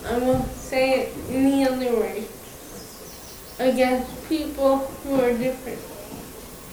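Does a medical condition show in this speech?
Yes: cerebral palsy, mild; slightly slurred, harder to understand when excited and faster, easy to understand, took much work.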